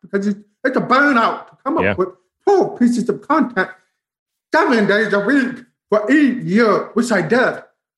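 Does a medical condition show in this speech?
Yes: profound deafness, bilateral, from spinal meningitis; slight residual hearing when loud.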